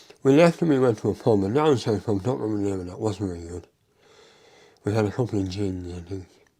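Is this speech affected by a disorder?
Yes: mouth cancer.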